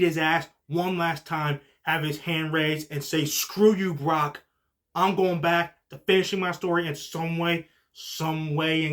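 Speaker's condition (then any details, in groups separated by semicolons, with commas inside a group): No condition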